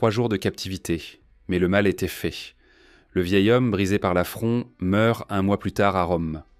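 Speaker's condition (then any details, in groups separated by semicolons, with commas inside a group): No condition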